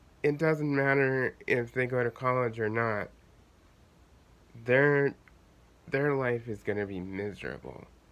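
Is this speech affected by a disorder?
Yes: cerebral palsy.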